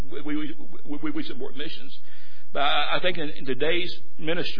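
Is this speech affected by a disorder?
Yes: stuttering; struggled with it for a while, adults at gadsdale said stutter barred preaching; stutters less and talks slower when heartbroken; here repeated sounds.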